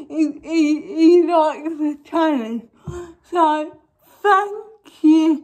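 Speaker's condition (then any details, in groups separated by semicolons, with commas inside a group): Cerebral palsy; uses feeding aid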